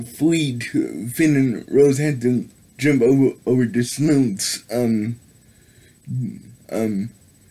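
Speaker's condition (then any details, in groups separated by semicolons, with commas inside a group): Cerebral palsy; able to speak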